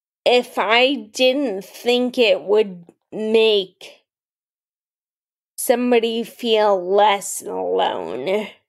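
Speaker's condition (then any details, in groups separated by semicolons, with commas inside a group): Friedreich's ataxia, mild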